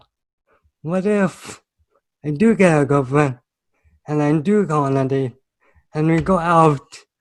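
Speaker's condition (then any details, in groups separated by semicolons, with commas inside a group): Cerebral palsy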